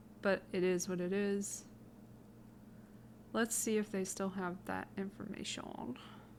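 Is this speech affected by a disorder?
No.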